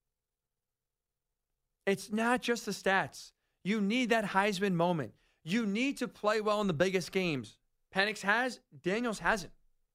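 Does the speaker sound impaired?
No.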